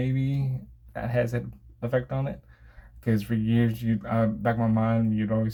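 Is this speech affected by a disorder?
Yes: cerebral palsy.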